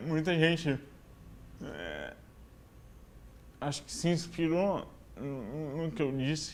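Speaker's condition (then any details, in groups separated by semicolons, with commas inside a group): Cerebral palsy; affects motor coordination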